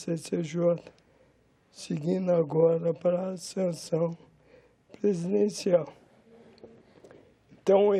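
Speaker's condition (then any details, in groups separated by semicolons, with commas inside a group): Amyotrophic lateral sclerosis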